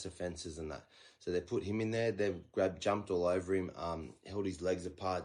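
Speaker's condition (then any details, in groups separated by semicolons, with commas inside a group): No condition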